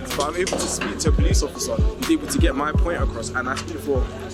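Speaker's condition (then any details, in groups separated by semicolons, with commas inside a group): No condition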